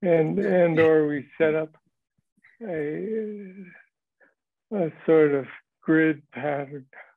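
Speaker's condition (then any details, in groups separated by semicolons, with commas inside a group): Parkinson's disease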